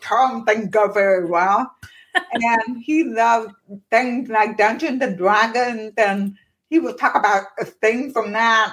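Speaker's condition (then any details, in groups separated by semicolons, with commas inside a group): Profound deafness, born profoundly deaf, cochlear implant; one cochlear implant aids lip reading, noise defeats it, other ear unaided, reprogrammed after upgrades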